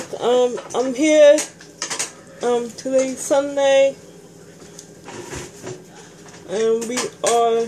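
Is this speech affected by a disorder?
Yes: speech impairment.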